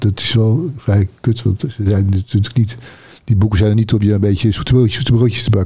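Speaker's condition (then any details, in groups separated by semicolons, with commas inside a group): Parkinson's disease; progressive, slowly worsening, one foot wobbly and less stable, odd gait; about two years since diagnosis, boxing classes for Parkinson's patients; lip tremor that can start suddenly, jaw spasm mostly when falling asleep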